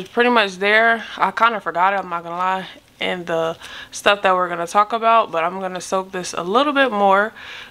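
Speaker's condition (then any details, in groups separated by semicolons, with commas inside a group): No condition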